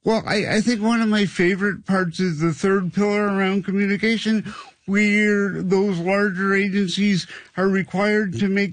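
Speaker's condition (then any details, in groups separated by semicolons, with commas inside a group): Cerebral palsy; some 40 years ago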